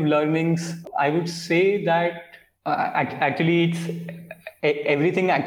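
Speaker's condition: Stuttering; since childhood, runs in family, father, uncles and grandfather stutter; worse under stress and fear, avoided hard-to-say food orders and bus stop names; repeated sounds

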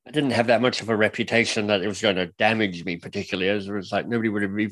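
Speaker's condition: Cleft lip and palate; speech impediment

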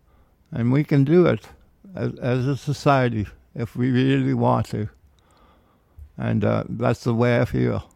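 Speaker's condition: Parkinson's disease; man aged 73

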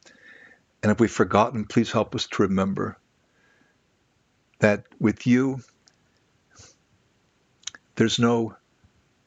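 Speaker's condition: No condition

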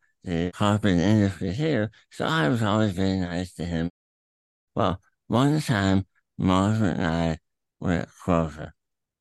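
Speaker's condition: Throat cancer, tumor through tongue, attached to epiglottis; terminal

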